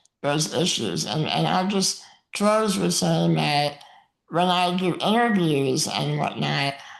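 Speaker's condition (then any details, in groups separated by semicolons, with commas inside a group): Muscular dystrophy; may need microphone to be heard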